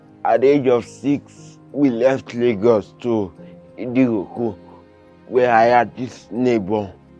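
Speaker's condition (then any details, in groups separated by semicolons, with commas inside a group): Cerebral palsy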